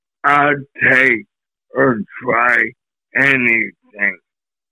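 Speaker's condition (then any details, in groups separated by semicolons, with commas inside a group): ALS; slow progressing, symptoms began 8 years ago, 8-hour spine operation 7 years ago then declined, walks with walker, clinic through VA; age 72, diagnosed 6 years ago after 2 years of testing, still driving and going to gym; voice affected since about 2 years ago, voice worst symptom, voice sound audibly changed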